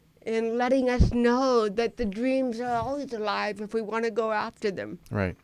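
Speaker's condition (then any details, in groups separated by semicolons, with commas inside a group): Cerebral palsy; lifelong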